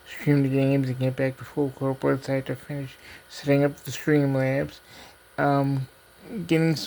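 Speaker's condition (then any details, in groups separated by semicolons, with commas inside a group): Cerebral palsy; diplegia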